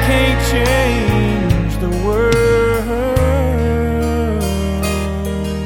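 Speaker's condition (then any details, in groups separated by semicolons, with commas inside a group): No condition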